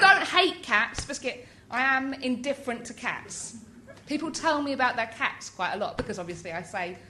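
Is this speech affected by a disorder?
Yes: Tourette's; tics since about age six, believed inherited neurological condition, mild in childhood, intensified in early twenties, rude tics; tics more noticeable than in childhood, fluctuating, frequent vocal tics throughout conversation; involuntary swearing, random words like 'hedgehog', 'geronimo', 'salad' mid-sentence.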